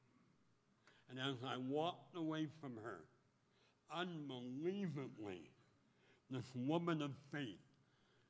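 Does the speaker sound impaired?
Yes: speech impediment; speaks publicly with new voice as motivational speaker.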